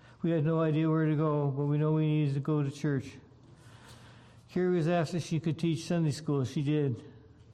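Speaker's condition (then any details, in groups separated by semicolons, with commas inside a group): Parkinson's disease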